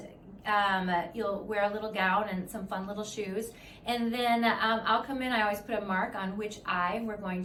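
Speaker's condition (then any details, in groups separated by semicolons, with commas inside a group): No condition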